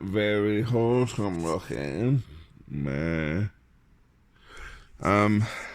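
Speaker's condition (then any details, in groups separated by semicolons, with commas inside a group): Tongue cancer surgery, tongue graft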